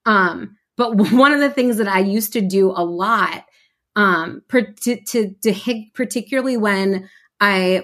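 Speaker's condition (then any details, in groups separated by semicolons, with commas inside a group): Stuttering; amount of stuttering, feeling stuck and physical tension fluctuate, stutters openly; repeated sounds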